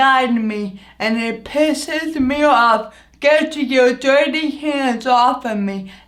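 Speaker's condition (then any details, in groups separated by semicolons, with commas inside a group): Anoxic brain injury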